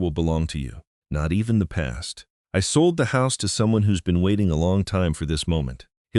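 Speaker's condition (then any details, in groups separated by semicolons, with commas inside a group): No condition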